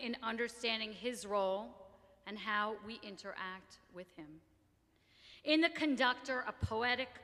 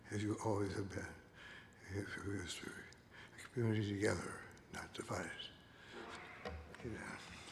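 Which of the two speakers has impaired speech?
The second: Parkinson's disease; loss of body control predicted, still exercising.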